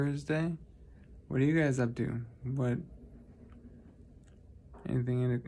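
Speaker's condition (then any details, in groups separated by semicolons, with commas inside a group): Traumatic brain injury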